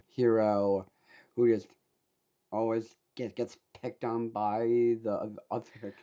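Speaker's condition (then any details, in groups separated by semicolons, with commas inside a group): Down syndrome; does public speaking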